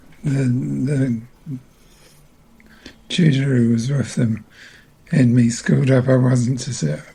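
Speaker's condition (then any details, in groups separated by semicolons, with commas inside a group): Multiple system atrophy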